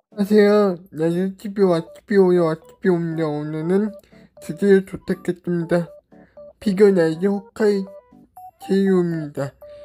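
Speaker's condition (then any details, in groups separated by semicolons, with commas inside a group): Cerebral palsy; brain lesion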